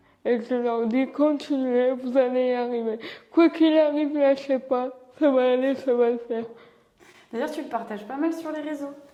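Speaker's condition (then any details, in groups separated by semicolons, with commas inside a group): Cerebral palsy; from birth, uses wheelchair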